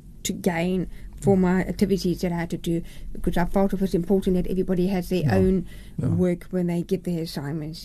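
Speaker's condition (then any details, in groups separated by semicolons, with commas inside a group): Profound hearing loss; congenital, hearing aids from 8 months, bilateral cochlear implants, first implant at 27; listening fatigue despite implants, mini mic connected to computer, captions, lip reading; learned to speak by oral method at Carl De Toy deaf school, speech rehabilitation after implant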